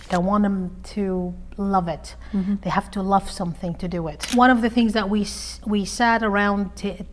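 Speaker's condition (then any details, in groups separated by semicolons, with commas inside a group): No condition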